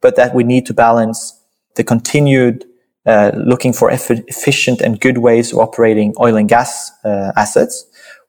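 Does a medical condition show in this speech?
No.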